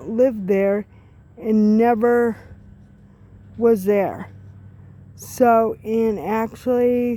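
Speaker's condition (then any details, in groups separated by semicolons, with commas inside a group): Cerebral palsy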